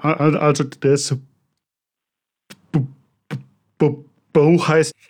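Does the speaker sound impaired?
Yes: stuttering; developmental, lifelong, possibly inherited, father stuttered, brother fluent, logopedic speech therapy, constant since second grade; choppy, repetitions, blocks, cannot coordinate speech components, body tenses during blocks, throat sometimes hurts, fluent when singing; here repeated sounds, blocks.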